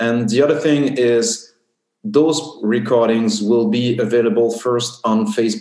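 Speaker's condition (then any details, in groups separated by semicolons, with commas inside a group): No condition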